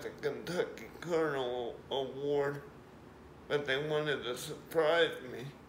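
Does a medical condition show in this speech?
Yes: cerebral palsy.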